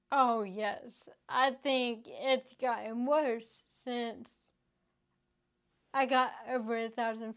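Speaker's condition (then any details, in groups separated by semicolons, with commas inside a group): Cerebral palsy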